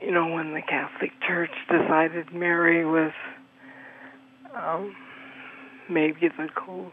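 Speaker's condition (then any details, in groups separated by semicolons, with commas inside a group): Parkinson's; debilitating effects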